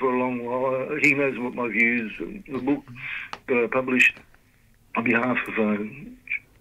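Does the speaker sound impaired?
Yes: Parkinson's disease; limited capacity, can't do much more.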